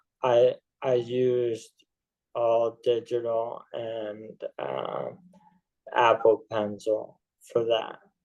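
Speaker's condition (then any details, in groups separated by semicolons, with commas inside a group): ALS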